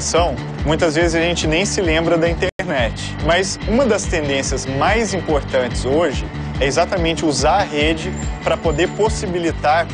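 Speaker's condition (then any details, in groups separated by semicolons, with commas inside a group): No condition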